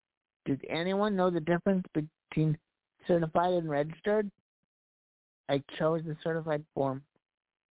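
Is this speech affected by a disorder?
Yes: cerebral palsy; past challenges speaking up, voice improved over last year, spanish speaker with limited english.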